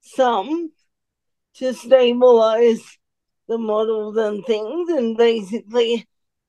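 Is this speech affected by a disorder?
Yes: cerebral palsy; cerebral palsy greatly affecting hand function and muscle control, uses wheelchair, needs some help stabilizing.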